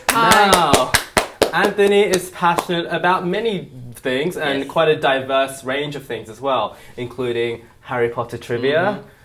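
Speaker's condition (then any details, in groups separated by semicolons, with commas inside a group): No condition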